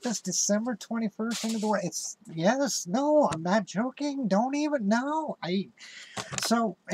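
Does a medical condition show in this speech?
No.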